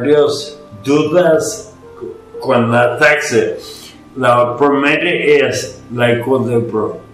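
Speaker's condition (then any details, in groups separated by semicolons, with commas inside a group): Ataxia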